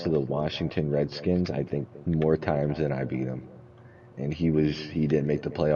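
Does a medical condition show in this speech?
No.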